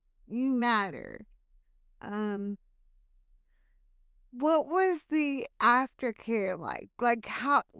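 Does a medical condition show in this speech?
Yes: hemiplegic cerebral palsy.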